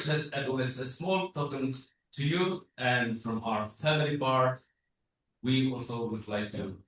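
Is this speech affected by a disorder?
No.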